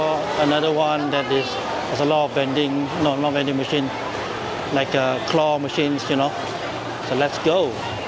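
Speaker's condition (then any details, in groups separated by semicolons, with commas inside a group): No condition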